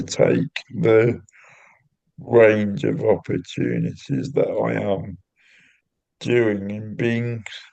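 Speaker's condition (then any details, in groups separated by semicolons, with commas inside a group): Cerebral palsy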